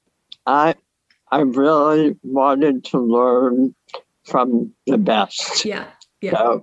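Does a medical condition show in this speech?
Yes: oral cancer salvage surgery, partial tongue, mandible and soft palate resection; severe dysphagia since salvage surgery, supraglottal swallow, Tongometer tongue training for safer swallow and articulation.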